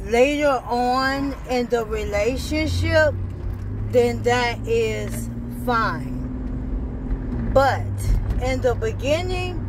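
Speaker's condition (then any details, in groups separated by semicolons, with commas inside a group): ALS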